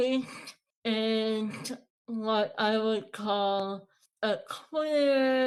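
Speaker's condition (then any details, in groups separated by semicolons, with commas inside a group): Moebius syndrome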